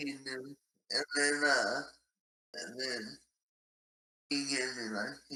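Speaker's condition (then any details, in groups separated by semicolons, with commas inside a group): ALS; very aggressive fast-progressing form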